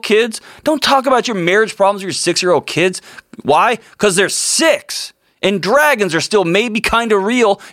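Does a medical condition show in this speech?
No.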